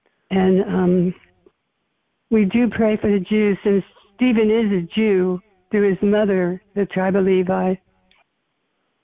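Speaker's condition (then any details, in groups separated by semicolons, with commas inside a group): Parkinson's; hobbling, age 86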